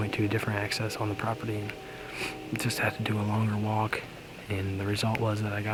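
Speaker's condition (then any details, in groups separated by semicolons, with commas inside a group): No condition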